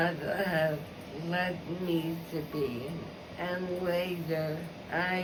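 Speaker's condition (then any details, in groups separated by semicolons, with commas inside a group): ALS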